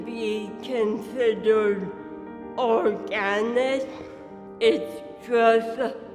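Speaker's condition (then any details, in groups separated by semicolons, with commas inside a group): Cerebral palsy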